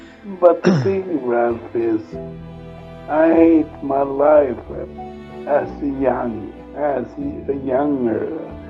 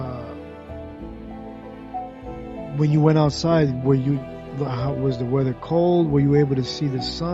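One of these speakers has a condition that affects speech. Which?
The first: multiple sclerosis; progressive form.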